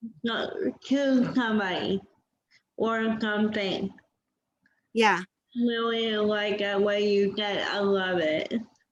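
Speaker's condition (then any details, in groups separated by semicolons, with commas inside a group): Cerebral palsy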